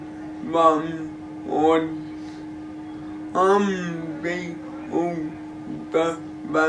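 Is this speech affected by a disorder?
Yes: cerebral palsy.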